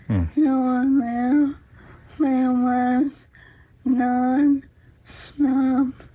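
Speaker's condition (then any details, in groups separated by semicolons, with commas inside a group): ALS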